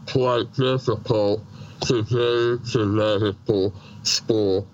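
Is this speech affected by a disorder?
Yes: Treacher Collins syndrome, severe.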